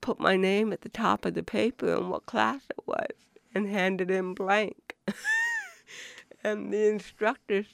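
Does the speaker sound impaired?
Yes: cerebral palsy; relearned walking.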